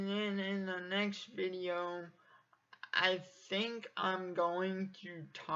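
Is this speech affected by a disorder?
Yes: cerebral palsy; from birth, uses wheelchair.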